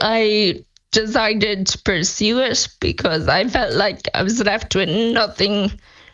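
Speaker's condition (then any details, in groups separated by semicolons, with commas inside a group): Friedreich's ataxia; diagnosed at age 12, progressive neurological condition, Skyclarys not funded by HSE drugs group; 28 years old, about 16 years since diagnosis, monthly neurological decline, mobility affected, eyesight changes, untreated; speech deteriorating, voice banking on software for couple of hours, offered synthetic voices, expects voice loss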